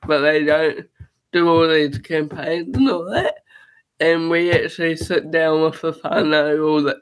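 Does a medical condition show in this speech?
Yes: cerebral palsy; rides trike since age 5 for mobility and independence.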